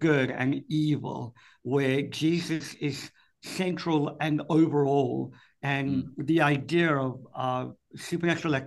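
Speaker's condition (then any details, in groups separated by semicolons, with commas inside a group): Cleft palate; speech impediment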